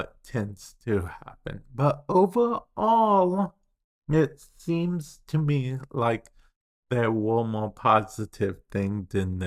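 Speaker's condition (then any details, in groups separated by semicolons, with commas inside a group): Cerebral palsy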